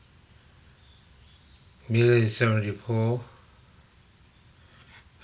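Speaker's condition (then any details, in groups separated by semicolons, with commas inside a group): Slurred speech from poisoning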